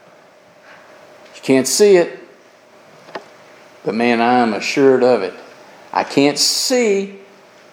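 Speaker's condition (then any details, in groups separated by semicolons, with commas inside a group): No condition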